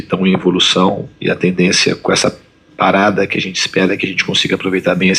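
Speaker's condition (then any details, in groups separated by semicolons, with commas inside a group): No condition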